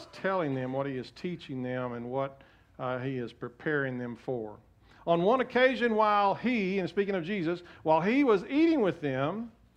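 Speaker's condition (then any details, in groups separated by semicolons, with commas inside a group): No condition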